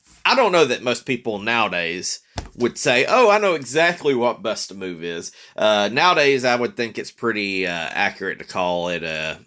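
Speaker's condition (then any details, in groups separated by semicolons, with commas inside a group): No condition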